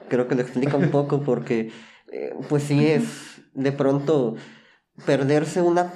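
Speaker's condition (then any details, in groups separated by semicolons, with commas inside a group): Cleft lip and palate; chili burns more than usual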